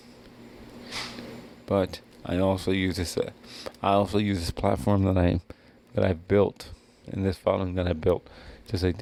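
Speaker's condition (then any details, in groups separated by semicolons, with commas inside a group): Cerebral palsy; wheelchair user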